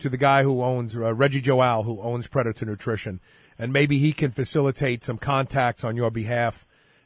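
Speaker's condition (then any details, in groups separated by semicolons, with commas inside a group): No condition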